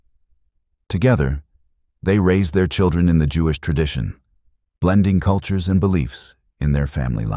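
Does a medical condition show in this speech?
No.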